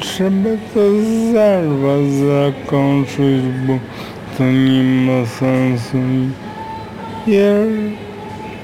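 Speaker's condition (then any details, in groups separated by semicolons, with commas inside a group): Aphasia; whole body paralysed after waking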